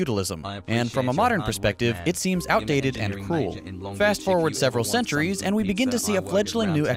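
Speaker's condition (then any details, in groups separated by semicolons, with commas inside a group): No condition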